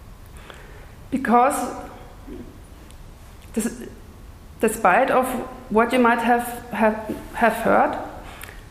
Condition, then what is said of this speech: Stuttering. Because naturally I talk slower than someone who speaks fluently.